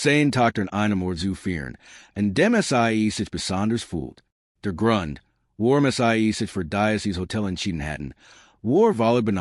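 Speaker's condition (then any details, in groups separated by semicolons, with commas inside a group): No condition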